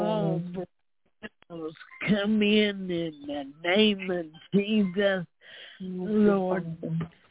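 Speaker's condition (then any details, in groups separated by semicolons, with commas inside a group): Stroke affecting voice; only voice affected; voice not totally restored, cannot pray long; not fully restored, change in voice heard by others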